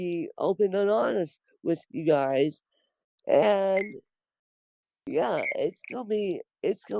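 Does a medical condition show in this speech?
Yes: cerebral palsy, mixed, moderate.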